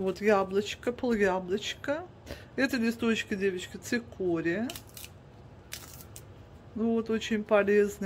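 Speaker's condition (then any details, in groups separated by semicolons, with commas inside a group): No condition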